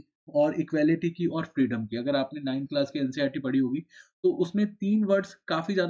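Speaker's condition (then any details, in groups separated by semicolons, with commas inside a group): No condition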